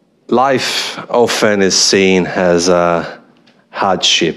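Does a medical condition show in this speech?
No.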